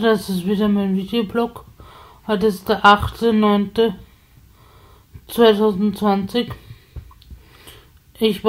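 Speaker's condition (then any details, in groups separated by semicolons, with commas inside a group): Spasticity from birth; multiple sclerosis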